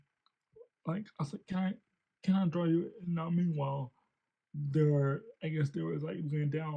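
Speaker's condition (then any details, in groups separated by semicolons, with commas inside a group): Cerebral palsy; since birth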